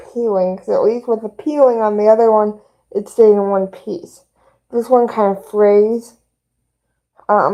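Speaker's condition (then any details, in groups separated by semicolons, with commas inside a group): Cerebral palsy; both hands affected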